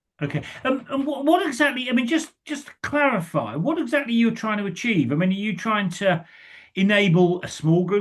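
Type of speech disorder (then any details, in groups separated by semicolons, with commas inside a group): None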